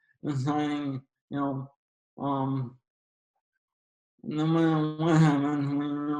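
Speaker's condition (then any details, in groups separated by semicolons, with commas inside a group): ALS; young onset, slow progressor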